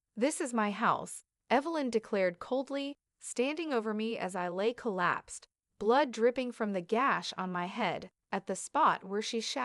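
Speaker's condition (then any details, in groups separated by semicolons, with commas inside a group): No condition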